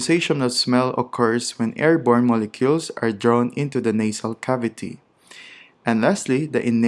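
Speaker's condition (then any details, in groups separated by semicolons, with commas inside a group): No condition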